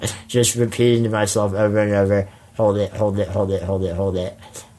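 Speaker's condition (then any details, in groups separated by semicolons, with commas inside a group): Spinal muscular atrophy; jaw tires with prolonged speaking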